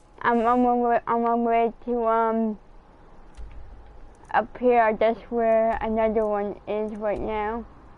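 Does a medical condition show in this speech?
Yes: cerebral palsy.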